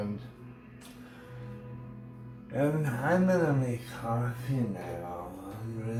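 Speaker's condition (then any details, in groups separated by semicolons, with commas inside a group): Brain injury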